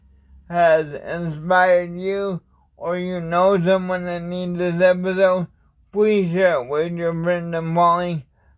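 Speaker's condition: Cerebral palsy

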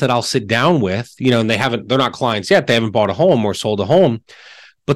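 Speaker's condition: No condition

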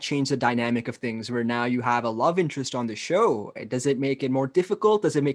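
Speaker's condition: No condition

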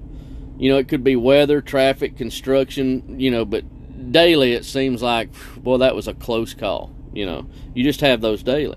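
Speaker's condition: No condition

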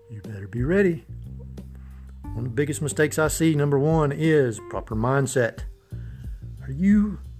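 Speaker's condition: No condition

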